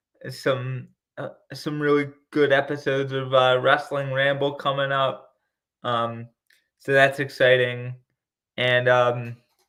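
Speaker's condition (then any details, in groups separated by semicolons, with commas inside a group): Cerebral palsy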